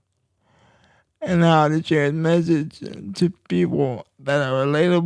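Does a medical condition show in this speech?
Yes: cerebral palsy.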